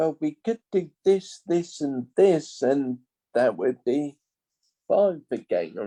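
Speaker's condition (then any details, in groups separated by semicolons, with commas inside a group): Multiple sclerosis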